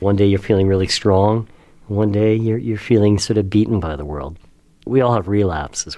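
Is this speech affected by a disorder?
Yes: cleft lip and palate, severe; does cartoon voices for part of living.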